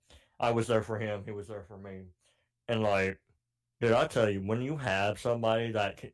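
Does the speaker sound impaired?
Yes: cleft palate; cleft palate since childhood.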